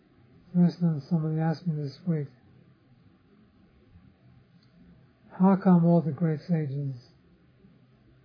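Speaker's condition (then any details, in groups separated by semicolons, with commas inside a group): Parkinson's disease; others offer remedies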